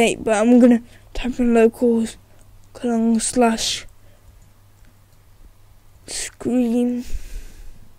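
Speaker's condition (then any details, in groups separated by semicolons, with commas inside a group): Cerebral palsy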